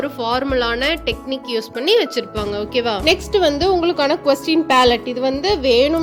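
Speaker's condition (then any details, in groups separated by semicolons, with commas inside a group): No condition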